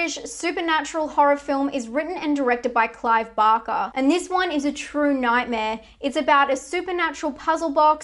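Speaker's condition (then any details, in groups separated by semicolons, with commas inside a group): No condition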